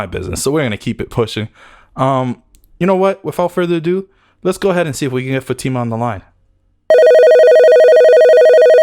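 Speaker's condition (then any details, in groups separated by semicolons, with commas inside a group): No condition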